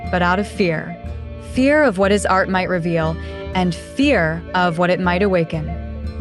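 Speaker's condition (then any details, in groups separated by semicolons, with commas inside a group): No condition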